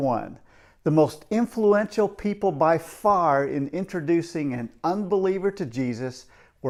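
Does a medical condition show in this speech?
No.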